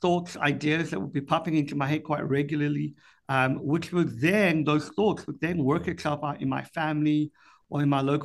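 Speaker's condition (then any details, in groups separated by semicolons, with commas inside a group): Cleft palate; speech impediment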